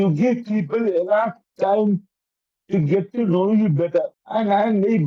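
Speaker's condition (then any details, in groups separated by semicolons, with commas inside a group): Cerebral palsy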